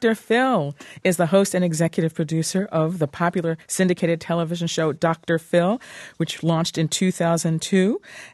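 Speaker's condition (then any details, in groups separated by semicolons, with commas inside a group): No condition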